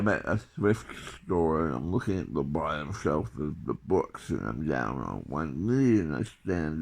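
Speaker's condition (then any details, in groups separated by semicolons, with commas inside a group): Tongue cancer surgery, tongue graft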